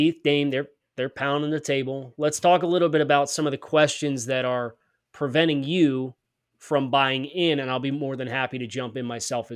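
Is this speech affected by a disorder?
No.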